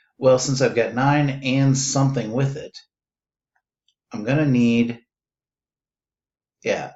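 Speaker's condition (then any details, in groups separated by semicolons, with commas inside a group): No condition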